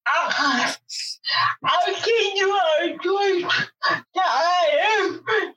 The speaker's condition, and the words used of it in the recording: Cerebral palsy. So you just say, I need an interpreter because I have a speech impediment, and they just...